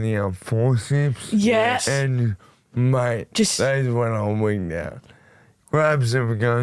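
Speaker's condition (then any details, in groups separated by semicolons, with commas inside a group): Motor neurone disease; voice became very nasal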